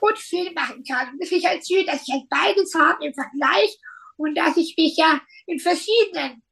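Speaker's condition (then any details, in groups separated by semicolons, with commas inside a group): Down syndrome; trisomy 21, present since birth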